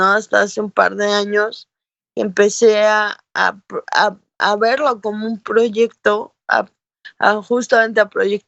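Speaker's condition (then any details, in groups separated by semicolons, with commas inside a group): Cerebral palsy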